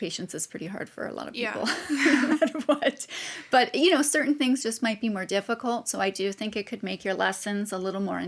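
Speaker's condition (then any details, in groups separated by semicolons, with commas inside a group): No condition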